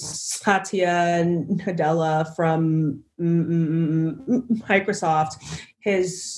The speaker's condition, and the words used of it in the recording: Stuttering. But I come at it from the perspective of a person who stutters.